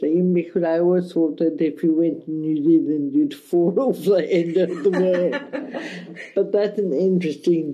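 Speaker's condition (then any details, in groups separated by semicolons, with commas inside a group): Cerebral palsy; mild, wheelchair after long flights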